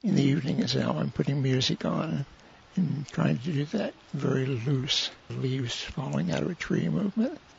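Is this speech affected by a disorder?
Yes: Parkinson's disease; onset in late 60s, began as tremor in one finger of left hand, tremor then grew larger; about 9 years since first symptoms, uncontrollable left-hand shake, joint rigidity, slowed movement.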